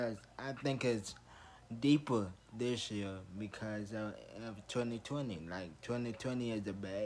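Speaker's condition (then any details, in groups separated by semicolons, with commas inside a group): Traumatic brain injury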